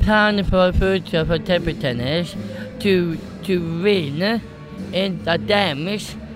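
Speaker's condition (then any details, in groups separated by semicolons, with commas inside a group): Down syndrome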